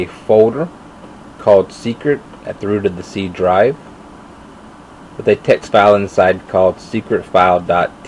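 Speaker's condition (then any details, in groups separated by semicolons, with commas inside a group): No condition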